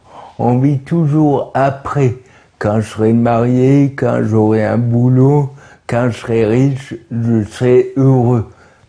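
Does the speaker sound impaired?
Yes: cerebral palsy; from birth, cause umbilical cord wrapped around body at birth, care facility age three for 17 years, first walked at age nine.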